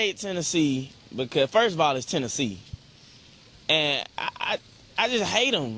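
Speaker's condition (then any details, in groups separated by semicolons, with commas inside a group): No condition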